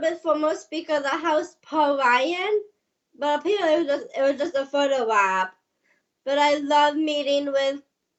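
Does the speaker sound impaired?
Yes: Down syndrome.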